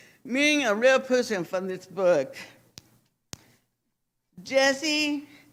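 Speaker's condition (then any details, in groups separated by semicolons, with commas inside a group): Cerebral palsy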